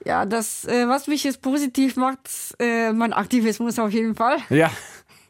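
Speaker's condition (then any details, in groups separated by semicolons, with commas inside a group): Down syndrome; trisomy 21, chromosome present three times instead of twice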